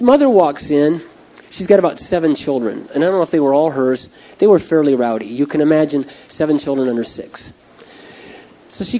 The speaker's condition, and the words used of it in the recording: None; typical speech.